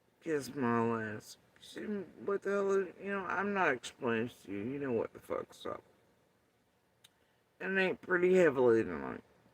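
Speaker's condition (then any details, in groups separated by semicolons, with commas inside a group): Facial paralysis after surgery; tongue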